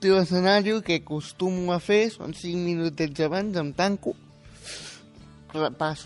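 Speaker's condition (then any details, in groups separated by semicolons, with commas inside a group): Spastic quadriplegic cerebral palsy; good communicative ability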